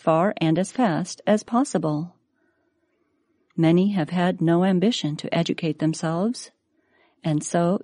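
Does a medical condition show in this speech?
No.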